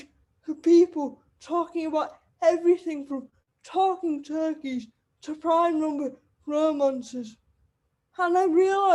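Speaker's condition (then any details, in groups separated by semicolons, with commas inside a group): Cerebral palsy; wheelchair user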